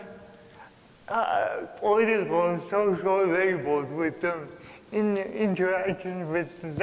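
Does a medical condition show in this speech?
Yes: cerebral palsy.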